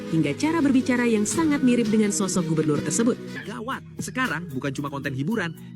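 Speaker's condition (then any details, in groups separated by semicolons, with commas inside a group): No condition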